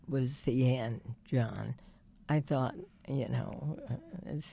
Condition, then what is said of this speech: Spasmodic dysphonia. My voice is not as beautiful as yours or Trisha's, as you all can talk so smoothly and beautifully.